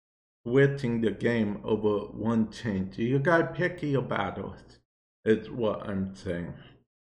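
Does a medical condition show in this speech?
Yes: cerebral palsy; affects speech a bit.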